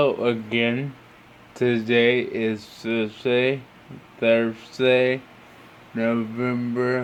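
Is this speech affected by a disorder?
Yes: brain injury (brain shearing); tracheostomy.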